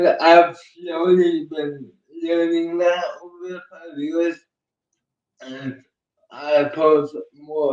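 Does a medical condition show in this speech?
Yes: cerebral palsy; uses one hand.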